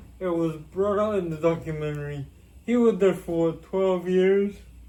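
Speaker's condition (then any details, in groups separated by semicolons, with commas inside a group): Cerebral palsy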